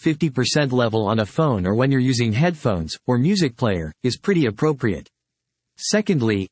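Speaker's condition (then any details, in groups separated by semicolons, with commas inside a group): No condition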